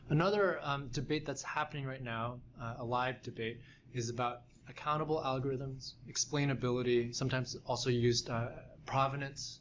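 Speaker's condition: No condition

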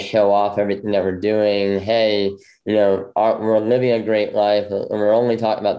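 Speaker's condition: Bilateral cleft lip; congenital bilateral

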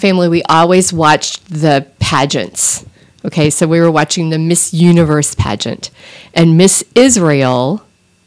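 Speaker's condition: No condition

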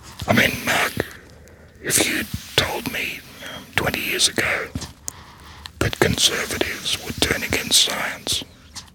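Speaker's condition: Laryngectomy, voice prosthesis; vocal cord cancer, throat cancer recurrence 8 years later, laryngectomy late 2016, second operation for spreading infection; very quiet, odd manner of speaking, fluent in paragraphs since start of speech therapy

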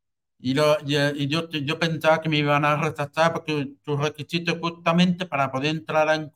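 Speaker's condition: Hearing loss with cochlear implant; no headphones

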